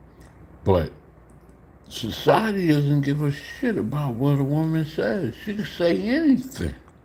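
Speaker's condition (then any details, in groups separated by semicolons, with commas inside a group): Slurred speech; still slurs words occasionally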